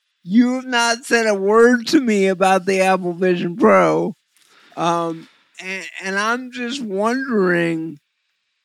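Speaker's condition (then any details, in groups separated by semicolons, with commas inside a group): Cerebral palsy; eyes weird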